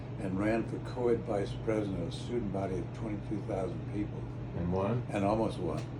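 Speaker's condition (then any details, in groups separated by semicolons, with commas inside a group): No condition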